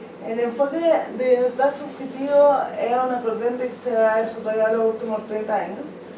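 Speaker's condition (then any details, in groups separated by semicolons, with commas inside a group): Cerebral palsy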